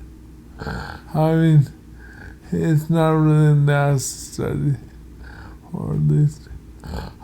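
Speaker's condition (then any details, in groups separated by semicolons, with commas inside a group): Multiple sclerosis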